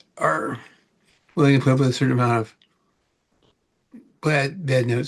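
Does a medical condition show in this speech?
Yes: Parkinson's; about 18 years since onset.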